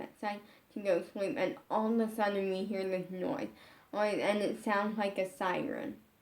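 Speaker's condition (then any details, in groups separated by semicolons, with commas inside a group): Brain injury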